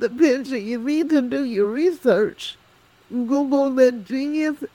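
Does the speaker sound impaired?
Yes: cerebral palsy; speech affected, employers reluctant to hire because of speech.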